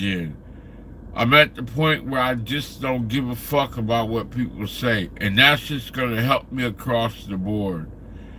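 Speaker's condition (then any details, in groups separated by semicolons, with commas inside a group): Slurred speech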